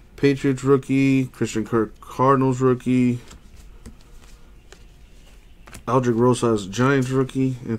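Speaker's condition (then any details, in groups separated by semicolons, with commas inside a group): No condition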